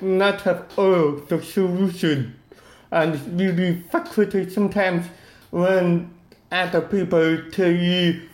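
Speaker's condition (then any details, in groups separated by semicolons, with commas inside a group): Hard of hearing since birth, bilateral, cochlear implant; both ears, right cochlear implant since age 15, never really learned to listen to sound; uses right cochlear implant for music and environmental sound, relies on lip reading and subtitles; hard to speak when unable to hear own voice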